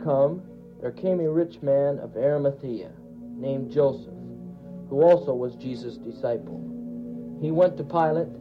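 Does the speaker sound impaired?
No.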